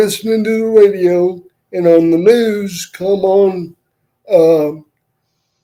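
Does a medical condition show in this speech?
Yes: cerebral palsy; wheelchair user.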